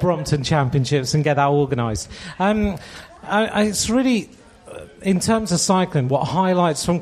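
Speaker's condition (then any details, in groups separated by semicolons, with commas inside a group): No condition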